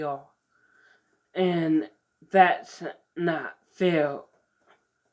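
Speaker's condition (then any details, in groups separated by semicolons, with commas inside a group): Mild cerebral palsy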